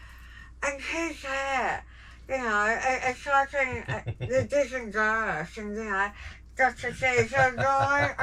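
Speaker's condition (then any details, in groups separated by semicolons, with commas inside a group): Jaw cancer surgery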